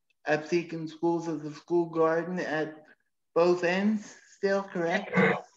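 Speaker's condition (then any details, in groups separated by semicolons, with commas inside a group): Cerebral palsy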